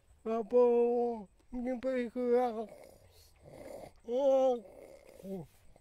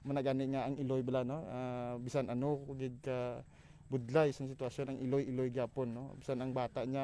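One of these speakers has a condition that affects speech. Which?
The first: dystonia; hereditary, involuntary whole-body movements, trembling, mouth and head twisting; onset age 34, about four years, worsening, barely walks; speech affected, mouth twists involuntarily.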